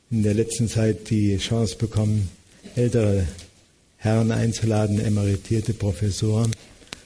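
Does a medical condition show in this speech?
Yes: Parkinson's disease; diagnosed at age 57, began with resting hand tremor, confirmed by brain imaging; about 16 to 17 years since diagnosis, tremor-free on stage, almost daily falls, reduced mobility; host asks for his voice to be made louder.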